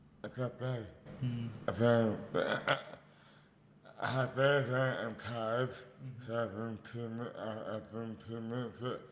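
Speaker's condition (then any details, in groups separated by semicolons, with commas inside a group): Dystonia; mouth impairment affects speech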